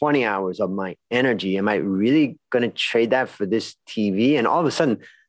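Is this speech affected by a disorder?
No.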